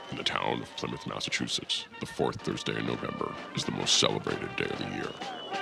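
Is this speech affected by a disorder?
No.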